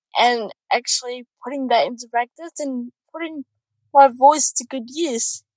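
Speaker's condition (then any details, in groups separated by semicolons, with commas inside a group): Cerebral palsy; congenital cerebral palsy, born in New Zealand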